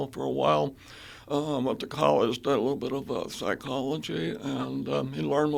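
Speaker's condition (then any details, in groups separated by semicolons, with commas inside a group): Spasmodic dysphonia; about 15 years since onset, botox into vocal cords six-monthly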